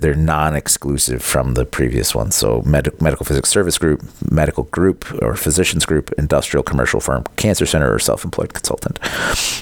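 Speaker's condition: No condition

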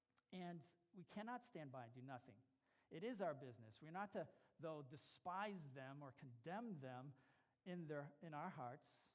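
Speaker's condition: No condition

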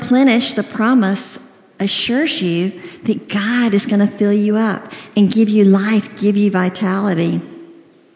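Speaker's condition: Cleft lip and palate, severe

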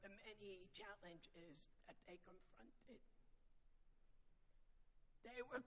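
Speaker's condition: Vocal dysphonia; has taken away ability to sing

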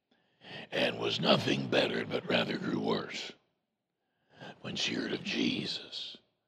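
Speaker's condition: Voice box removal needed; vocal cord cancer

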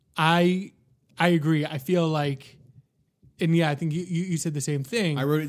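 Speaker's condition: No condition

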